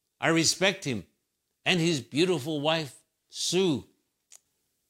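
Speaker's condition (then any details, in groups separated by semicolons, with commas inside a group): No condition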